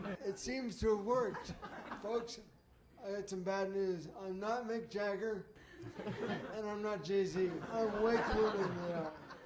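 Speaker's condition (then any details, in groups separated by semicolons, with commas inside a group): Traumatic brain injury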